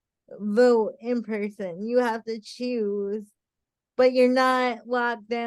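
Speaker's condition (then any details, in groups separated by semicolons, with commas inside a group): Cerebral palsy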